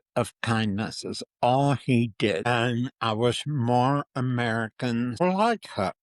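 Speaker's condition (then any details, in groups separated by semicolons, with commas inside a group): Parkinson's disease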